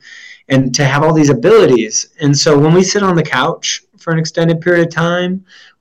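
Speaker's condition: No condition

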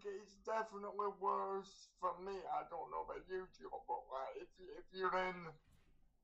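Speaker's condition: Cerebral palsy; speaks using face muscles, looks in pain, sounds like crying, less clear when excited, projects voice in noise

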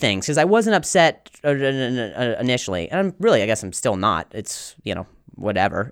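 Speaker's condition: Stutter; poor posture, crooked gait; including during stand-up; prolonged sounds

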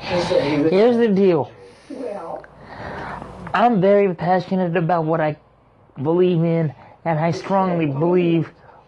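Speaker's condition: Cerebral palsy; legal blindness

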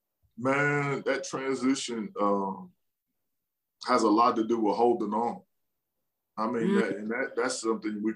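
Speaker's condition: No condition

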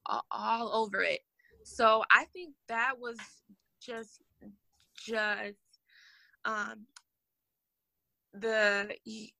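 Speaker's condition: Stuttering; long-standing stutter, years of speech therapy, severe stuttering and painful speeches in high school, not cured; two new techniques since The Steve Harvey Show, where Steve Harvey helped her speak fluently; less stuttering when unobserved, with close friends, or arguing, more when upset; repeated words, blocks

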